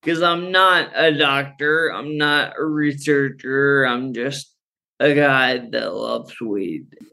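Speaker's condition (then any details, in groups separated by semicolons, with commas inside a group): Friedreich's ataxia; diagnosed sophomore year of college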